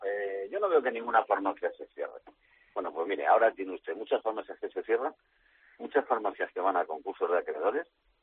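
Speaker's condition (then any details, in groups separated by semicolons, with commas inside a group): No condition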